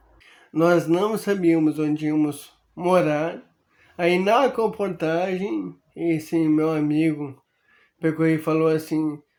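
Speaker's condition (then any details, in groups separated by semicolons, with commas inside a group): Amyotrophic lateral sclerosis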